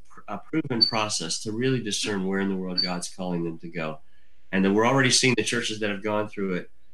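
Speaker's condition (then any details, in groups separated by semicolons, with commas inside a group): Cleft lip and palate; from birth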